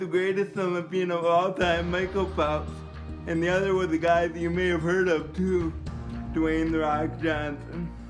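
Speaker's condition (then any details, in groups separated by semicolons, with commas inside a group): Cerebral palsy; from birth, affects communication, physical challenges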